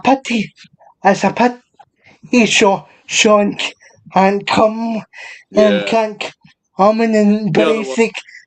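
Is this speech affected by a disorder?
Yes: cerebral palsy; unable to walk.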